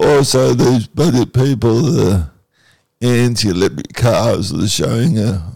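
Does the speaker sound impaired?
Yes: cerebral palsy; strangers sometimes assume drunkenness.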